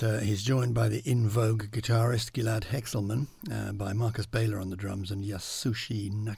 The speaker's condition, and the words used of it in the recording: None; typical speech.